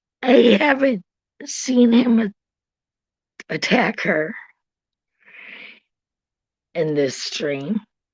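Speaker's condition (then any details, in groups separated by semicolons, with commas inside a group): Cerebral palsy; tracheotomy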